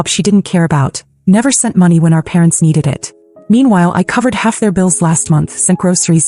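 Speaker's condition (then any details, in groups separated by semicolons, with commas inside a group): No condition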